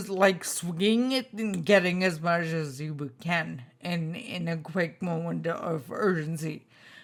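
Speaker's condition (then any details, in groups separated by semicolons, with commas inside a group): Spinocerebellar ataxia type 2, SCA2; cerebellum deterioration, inherited, affects hands, legs, tongue; slurred speech, may be difficult to understand, uses voice to text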